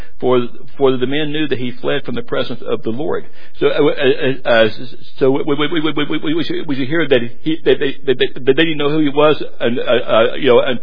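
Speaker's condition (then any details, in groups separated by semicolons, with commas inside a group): Stuttering; struggled with it for a while, adults at Haddale said he could not preach; preaching a full sermon, prays for clarity of speech, stutter not yet noticed; not noticeable to audience during this sermon; repeated sounds, repeated words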